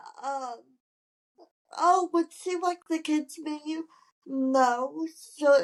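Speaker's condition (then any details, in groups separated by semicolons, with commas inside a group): Cerebral palsy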